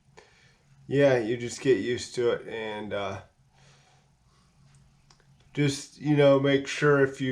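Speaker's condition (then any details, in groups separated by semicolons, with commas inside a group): Cerebral palsy; physical disability; running harder since ninth grade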